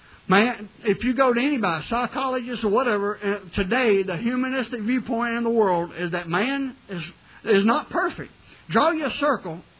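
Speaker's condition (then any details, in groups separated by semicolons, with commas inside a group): No condition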